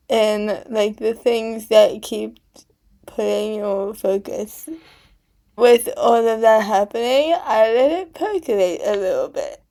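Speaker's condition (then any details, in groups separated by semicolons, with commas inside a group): Cerebral palsy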